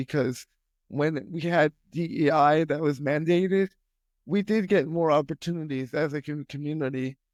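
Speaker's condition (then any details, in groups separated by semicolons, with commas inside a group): Spastic quadriplegic cerebral palsy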